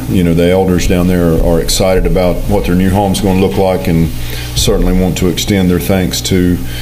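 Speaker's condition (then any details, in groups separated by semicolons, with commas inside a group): No condition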